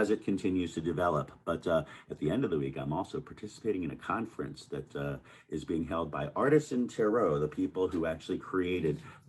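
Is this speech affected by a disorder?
No.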